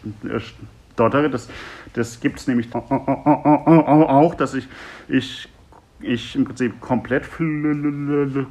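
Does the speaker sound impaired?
Yes: stuttering; developmental, lifelong, possibly inherited, father stuttered, brother fluent, logopedic speech therapy, constant since second grade; severe stuttering, poor simultaneous coordination of breath, tongue, lips and speech; choppy, repetitions, blocks, none when singing, milder talking to pet, throat sometimes hurts; here repeated words, prolonged sounds.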